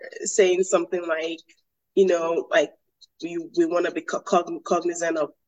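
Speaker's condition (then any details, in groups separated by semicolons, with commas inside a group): Stutter; covert most of life, overt since mid pharmacy school, CBT, couple months speech therapy, group therapy; word switching, avoided feared consonants and sounds, frequency and severity increased, 30-minute presentation took an hour; repeated sounds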